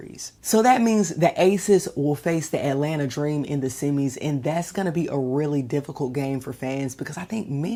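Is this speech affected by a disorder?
No.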